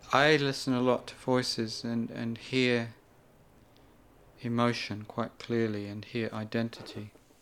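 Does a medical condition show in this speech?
No.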